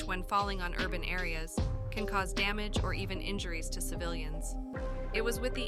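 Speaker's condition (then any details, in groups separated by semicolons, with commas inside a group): No condition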